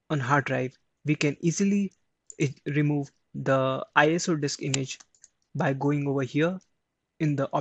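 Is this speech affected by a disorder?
No.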